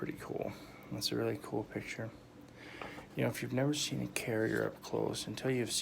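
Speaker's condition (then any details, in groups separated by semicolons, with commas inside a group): No condition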